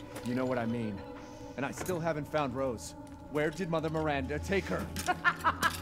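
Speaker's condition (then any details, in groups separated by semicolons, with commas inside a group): No condition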